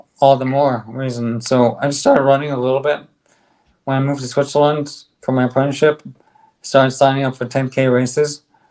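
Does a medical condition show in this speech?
Yes: ALS; on drug, stronger bite, speaks better.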